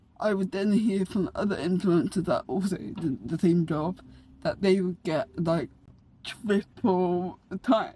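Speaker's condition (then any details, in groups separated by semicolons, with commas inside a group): Cerebral palsy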